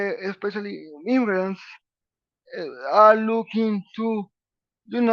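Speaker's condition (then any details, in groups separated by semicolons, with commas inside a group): Cerebral palsy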